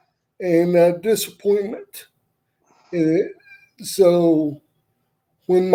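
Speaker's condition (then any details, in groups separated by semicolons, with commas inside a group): Cerebral palsy; wheelchair user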